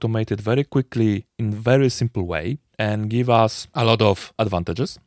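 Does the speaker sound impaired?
No.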